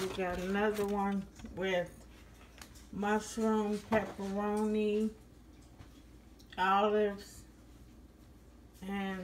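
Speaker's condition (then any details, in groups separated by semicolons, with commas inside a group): ALS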